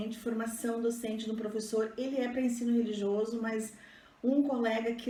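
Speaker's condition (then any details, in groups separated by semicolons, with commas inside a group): No condition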